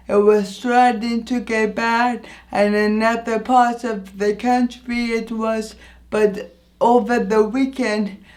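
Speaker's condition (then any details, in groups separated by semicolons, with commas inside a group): Anoxic brain injury; injury affects voice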